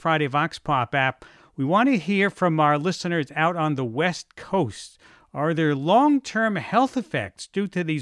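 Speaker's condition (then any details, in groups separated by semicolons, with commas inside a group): No condition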